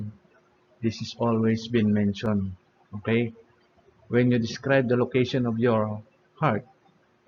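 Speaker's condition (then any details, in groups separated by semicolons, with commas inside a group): No condition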